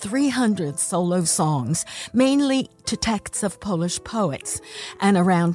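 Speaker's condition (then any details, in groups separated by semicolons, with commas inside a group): No condition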